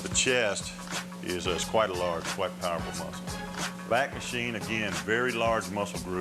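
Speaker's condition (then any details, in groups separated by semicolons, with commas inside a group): No condition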